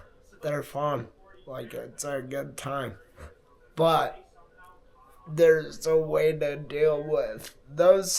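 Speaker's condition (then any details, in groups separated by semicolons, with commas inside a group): Multiple sclerosis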